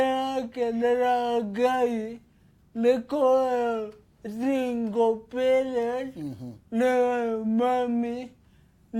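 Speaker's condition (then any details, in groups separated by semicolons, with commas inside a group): Cerebral palsy; speaks slowly, speaking effortful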